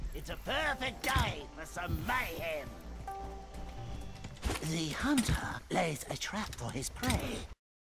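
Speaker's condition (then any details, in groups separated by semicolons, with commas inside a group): No condition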